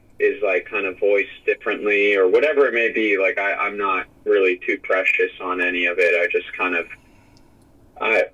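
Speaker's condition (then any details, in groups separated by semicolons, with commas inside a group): No condition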